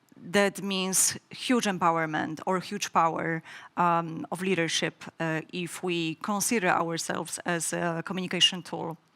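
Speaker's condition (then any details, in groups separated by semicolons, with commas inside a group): No condition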